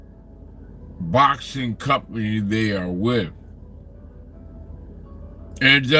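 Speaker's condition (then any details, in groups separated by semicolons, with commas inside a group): Slurred speech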